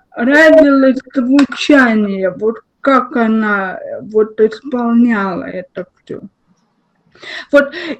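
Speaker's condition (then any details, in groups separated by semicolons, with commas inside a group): Cerebral palsy, spastic diplegia; caused by birth trauma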